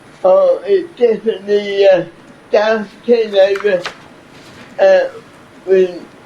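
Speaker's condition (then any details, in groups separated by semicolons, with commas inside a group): Cerebral palsy; from birth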